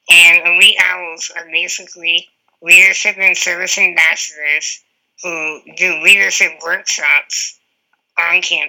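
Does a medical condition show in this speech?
Yes: spinal muscular atrophy; type 2, wheelchair user, diagnosed around 19 after two negative genetic tests, laminectomy for Spinraza access; about 2 years since diagnosis, on Spinraza injections, severe symptoms after first injection, ICU stay.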